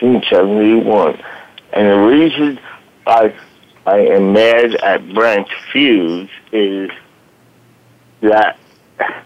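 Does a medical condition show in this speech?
Yes: voice box damage from tracheostomy; medic's trach tube damaged voice box.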